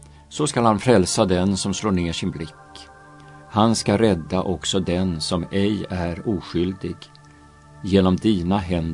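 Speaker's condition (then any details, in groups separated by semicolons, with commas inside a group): No condition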